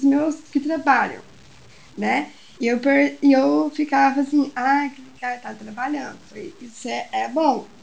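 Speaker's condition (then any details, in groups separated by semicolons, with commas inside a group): Down syndrome; trained at Atitude Inclusão to present talk slides, later gave full talk at Smart Cities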